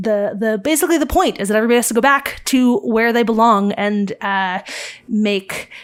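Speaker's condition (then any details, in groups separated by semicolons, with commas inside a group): No condition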